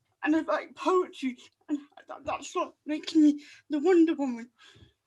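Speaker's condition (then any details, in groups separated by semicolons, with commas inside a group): Cerebral palsy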